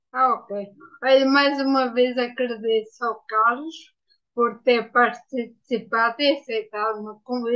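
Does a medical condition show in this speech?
Yes: ataxia after brain injury.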